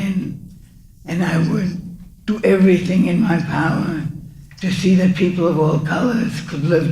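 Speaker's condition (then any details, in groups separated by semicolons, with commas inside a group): Parkinson's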